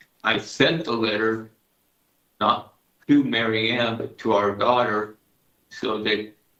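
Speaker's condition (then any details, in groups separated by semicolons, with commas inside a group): Parkinson's disease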